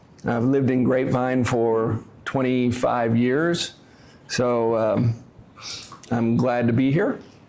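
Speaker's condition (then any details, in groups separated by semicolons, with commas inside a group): No condition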